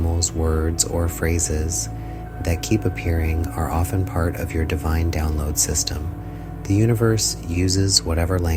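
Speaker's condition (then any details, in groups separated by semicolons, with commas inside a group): No condition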